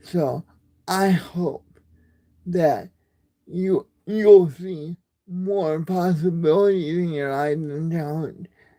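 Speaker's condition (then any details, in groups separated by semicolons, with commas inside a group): Cerebral palsy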